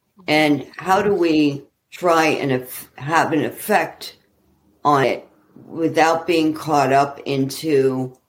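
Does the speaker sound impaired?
Yes: ALS; small symptoms traced back easily 10 years or more; walking impaired, not yet bad, expects progression.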